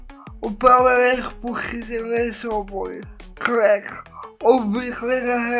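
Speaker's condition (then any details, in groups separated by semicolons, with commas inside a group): Cerebral palsy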